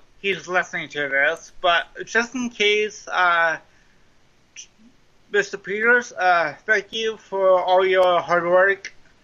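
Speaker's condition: Cerebral palsy, mild; speech impediment, sounds like Wendy's drive-thru speaker box, may sound drunk

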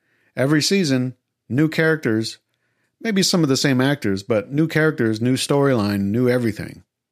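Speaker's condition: No condition

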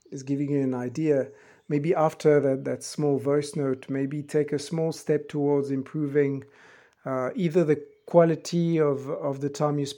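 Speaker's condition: No condition

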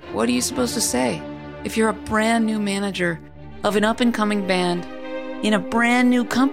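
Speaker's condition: No condition

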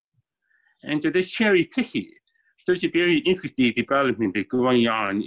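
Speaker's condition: Deafness, born deaf

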